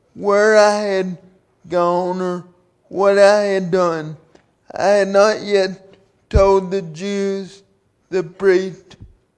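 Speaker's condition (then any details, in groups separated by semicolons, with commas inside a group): Cerebral palsy; from birth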